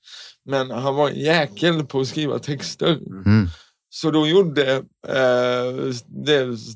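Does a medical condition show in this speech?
Yes: cerebral palsy; paralysis, constant muscle tension, shorter tight muscles, stiff in childhood, hip slightly crooked, left leg turns inward, gait differs; speech impediment, sounds not quite like others, speech therapy in childhood.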